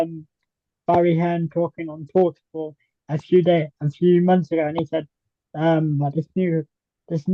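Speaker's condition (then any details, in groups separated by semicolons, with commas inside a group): Cerebral palsy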